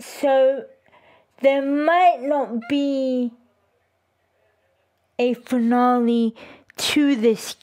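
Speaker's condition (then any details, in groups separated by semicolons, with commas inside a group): Cerebral palsy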